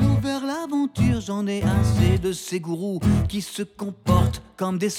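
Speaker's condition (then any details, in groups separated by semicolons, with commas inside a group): No condition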